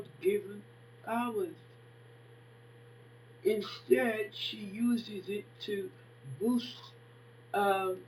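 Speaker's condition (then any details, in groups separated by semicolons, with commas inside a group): Facial palsy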